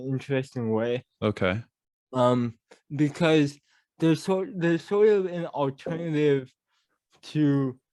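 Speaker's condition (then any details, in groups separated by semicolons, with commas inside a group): Cerebral palsy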